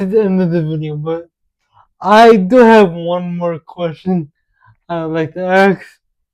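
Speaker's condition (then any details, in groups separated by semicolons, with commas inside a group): Cerebral palsy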